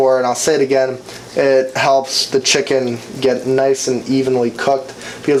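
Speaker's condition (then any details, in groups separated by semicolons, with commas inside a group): No condition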